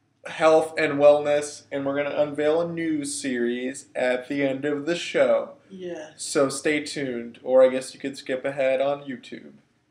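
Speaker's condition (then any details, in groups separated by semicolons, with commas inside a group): No condition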